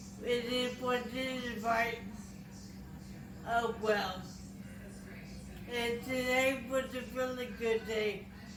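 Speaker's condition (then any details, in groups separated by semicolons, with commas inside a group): Traumatic brain injury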